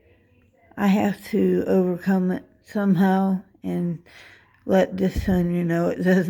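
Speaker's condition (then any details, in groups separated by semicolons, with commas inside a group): Dystonia; affects how speech sounds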